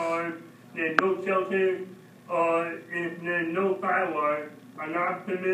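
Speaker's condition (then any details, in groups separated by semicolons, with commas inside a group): Mild cerebral palsy; mild form, hearing impairment; hearing impairment makes clear speech hard, speaks slowly to be understood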